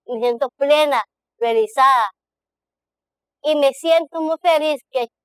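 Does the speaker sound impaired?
Yes: Down syndrome; present from birth; nearly 30 years old.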